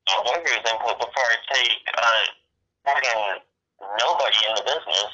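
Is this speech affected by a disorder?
Yes: cerebral palsy, very rare form; speech affected.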